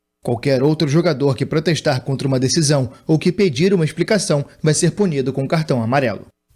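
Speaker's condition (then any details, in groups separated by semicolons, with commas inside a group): No condition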